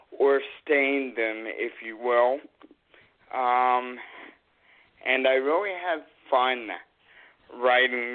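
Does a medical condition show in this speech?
Yes: cerebral palsy.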